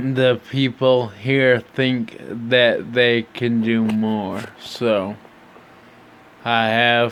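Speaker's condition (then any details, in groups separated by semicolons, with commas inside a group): Brain injury (brain shearing); tracheostomy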